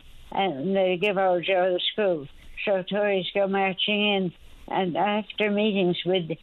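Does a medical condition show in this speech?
Yes: speech impediment after stroke, mild; stroke a couple of years ago; some words may need clarifying, son Chess offers to clarify.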